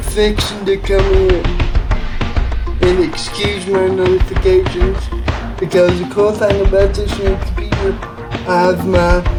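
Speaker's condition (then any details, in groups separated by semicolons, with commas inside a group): Cerebral palsy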